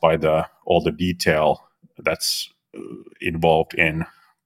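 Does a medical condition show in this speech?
No.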